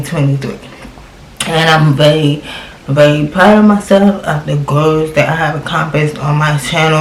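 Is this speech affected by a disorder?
Yes: cerebral palsy.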